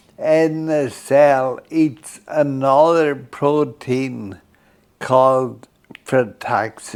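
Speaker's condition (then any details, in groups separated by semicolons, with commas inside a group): Friedreich's ataxia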